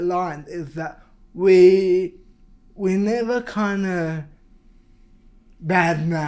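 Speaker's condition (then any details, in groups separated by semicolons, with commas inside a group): Cerebral palsy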